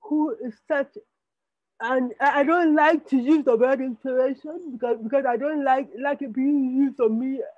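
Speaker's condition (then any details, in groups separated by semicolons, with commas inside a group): Spastic cerebral palsy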